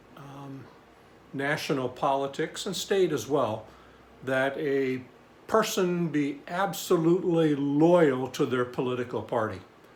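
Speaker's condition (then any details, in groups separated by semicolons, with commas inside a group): No condition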